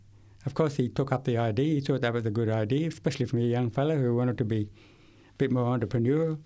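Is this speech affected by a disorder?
Yes: severe to profound hearing loss; acquired at age 8 from meningitis, Queensland country town, one ear completely destroyed, left ear severe to profound; decades since onset, uses hearing aids, struggles to follow fast speech and lecturers facing away.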